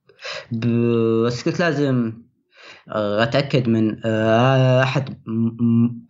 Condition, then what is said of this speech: Stuttering. يعني مثلا في الدوام، مثلا في اجتماعات، في تروح و تخلص البروجكت اللي عندك كذا، فهذه كلها تتطلب انك تتواصل مع الناس، فهذا الجزء الأصعب صراحة.